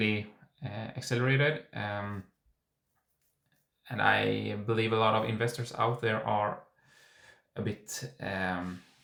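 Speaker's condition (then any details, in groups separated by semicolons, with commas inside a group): No condition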